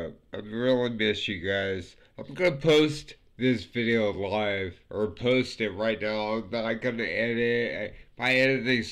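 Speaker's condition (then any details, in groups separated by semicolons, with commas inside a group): Multiple sclerosis; sometimes hard to breathe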